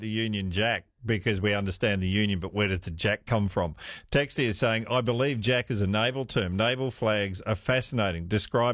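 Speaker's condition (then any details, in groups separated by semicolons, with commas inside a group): No condition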